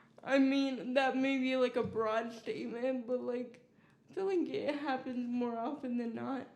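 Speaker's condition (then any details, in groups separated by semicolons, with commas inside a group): Cerebral palsy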